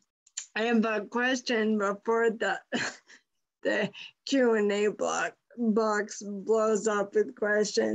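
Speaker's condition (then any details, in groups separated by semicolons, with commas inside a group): Friedreich's ataxia; diagnosed about 20 years ago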